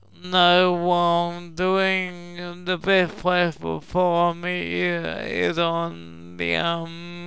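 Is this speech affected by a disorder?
Yes: cerebral palsy.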